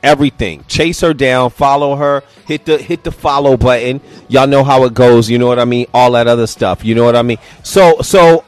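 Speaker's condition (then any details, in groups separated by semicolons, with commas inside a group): No condition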